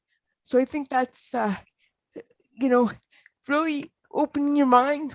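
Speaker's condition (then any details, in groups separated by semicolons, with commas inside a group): Cerebral palsy; mainly fine motor and speech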